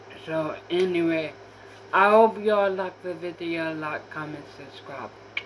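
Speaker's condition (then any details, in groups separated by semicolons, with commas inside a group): Mild cerebral palsy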